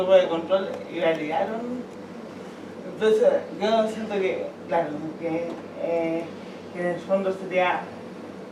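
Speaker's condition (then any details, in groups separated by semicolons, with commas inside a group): Cerebral palsy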